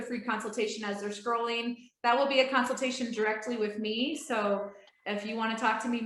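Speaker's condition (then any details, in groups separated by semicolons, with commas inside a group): No condition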